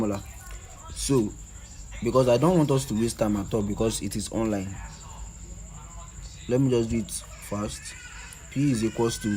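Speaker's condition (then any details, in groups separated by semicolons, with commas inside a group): No condition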